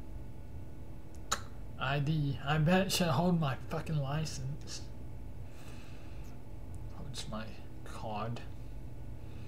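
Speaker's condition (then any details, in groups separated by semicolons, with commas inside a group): Cerebral palsy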